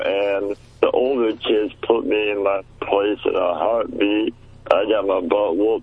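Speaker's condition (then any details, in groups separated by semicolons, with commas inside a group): Muscular dystrophy; childhood onset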